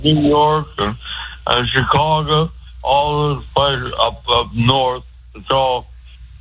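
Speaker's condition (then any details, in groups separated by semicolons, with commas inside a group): Speech impediment; cause unclear, stabbed by girlfriend and hit on head with ashtray years ago; hard to understand on phone call, host asked jd to translate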